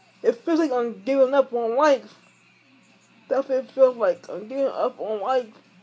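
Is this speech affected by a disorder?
Yes: speech impairment.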